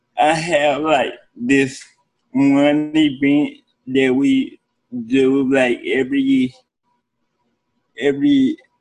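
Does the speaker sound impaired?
Yes: cerebral palsy; present from birth, therapists involved in upbringing.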